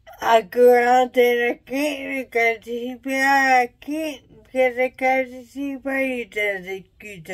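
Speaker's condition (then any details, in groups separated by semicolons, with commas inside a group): Traumatic brain injury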